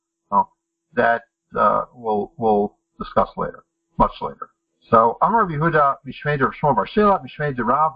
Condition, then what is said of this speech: No condition.